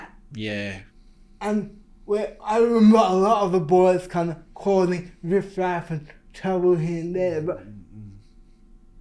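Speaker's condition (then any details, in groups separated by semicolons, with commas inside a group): Cerebral palsy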